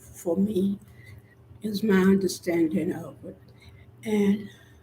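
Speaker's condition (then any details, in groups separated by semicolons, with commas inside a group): Spinal neurosarcoidosis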